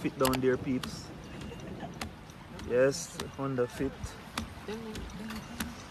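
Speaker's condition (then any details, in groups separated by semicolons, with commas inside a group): No condition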